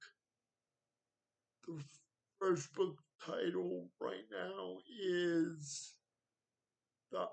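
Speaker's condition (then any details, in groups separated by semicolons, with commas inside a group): Cerebral palsy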